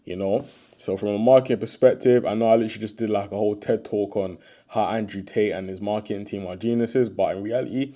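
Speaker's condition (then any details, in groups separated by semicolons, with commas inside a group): No condition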